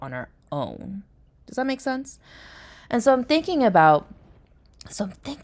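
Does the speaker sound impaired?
No.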